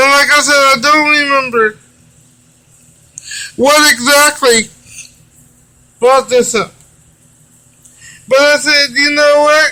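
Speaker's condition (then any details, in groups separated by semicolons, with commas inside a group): Cerebral palsy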